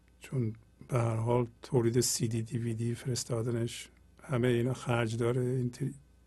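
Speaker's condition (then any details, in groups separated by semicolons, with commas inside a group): No condition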